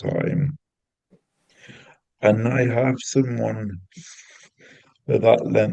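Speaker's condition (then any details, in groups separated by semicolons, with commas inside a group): Cerebral palsy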